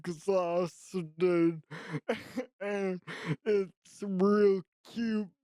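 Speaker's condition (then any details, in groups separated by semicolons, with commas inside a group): Traumatic brain injury; initially could not speak, used signs before speech returned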